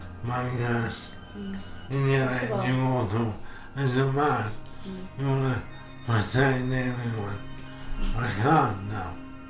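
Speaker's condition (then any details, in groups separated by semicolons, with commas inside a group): Motor neurone disease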